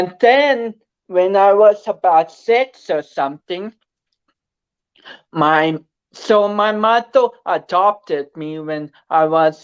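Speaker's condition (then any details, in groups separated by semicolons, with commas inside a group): Cerebral palsy; speech affected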